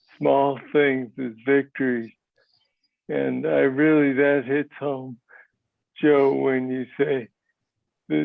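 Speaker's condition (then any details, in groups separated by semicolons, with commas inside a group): Parkinson's; DBS implant, tremor originally main symptom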